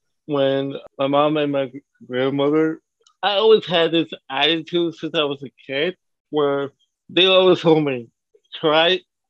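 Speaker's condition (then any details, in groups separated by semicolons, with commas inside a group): Cerebral palsy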